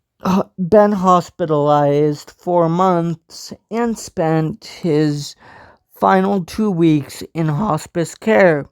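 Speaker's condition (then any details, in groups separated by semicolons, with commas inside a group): Cerebral palsy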